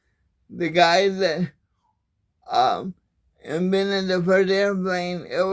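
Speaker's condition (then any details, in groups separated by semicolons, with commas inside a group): Cerebral palsy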